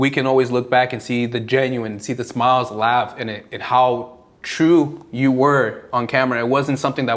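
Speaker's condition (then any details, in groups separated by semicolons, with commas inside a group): No condition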